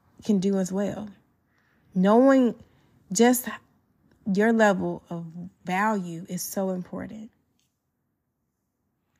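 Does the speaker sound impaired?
No.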